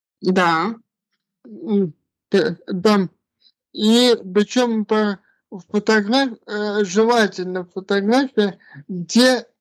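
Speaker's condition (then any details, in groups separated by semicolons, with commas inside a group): Cerebral palsy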